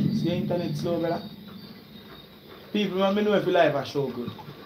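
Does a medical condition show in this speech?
No.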